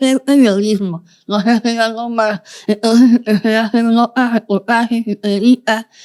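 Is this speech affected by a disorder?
Yes: Moebius syndrome, congenital.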